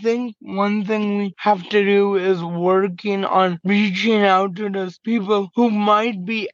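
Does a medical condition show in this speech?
Yes: cerebral palsy, mild.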